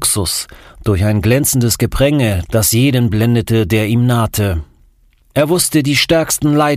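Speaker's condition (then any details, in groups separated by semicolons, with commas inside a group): No condition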